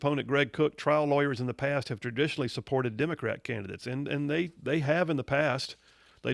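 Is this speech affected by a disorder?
No.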